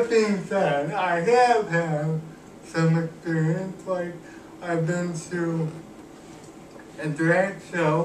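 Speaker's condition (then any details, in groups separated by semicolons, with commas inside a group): Cerebral palsy; cannot walk, uses wheelchair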